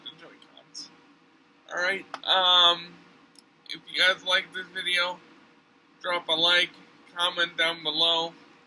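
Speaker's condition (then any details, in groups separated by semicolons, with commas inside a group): Cerebral palsy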